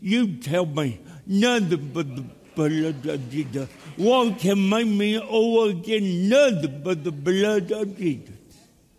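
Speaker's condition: Cerebral palsy; stillborn

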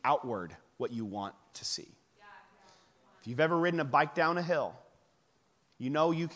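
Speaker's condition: No condition

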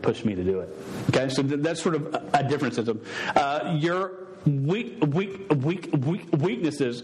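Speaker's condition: Stuttering; says words would come out all wrong and different if he tried witnessing speech; repeated sounds

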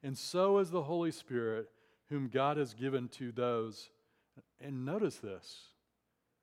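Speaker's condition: No condition

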